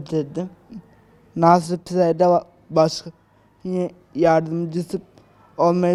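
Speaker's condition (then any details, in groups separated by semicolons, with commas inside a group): Cerebral palsy; premature birth, about 18 operations; wheelchair user, now stepping, intensive physiotherapy, occupational therapy; previously nonverbal, now speaks with everyone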